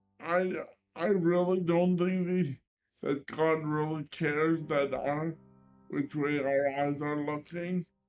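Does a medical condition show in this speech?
Yes: cerebral palsy; limited hand dexterity, cannot write, uses wheelchair.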